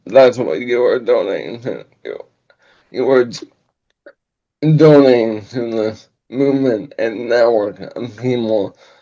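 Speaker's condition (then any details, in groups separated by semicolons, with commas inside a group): ALS; about two years since onset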